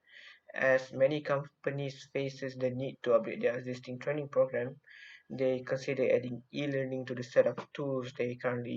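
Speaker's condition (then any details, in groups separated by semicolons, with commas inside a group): No condition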